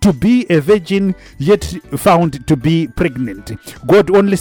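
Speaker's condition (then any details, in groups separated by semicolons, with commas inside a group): No condition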